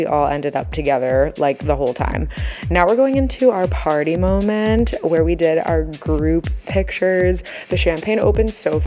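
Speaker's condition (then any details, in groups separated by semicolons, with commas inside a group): No condition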